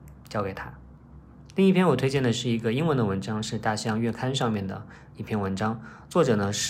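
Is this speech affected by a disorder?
No.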